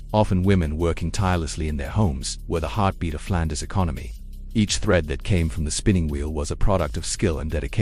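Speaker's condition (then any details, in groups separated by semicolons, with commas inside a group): No condition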